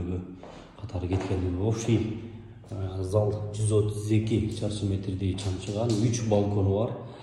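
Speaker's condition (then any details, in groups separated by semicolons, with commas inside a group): No condition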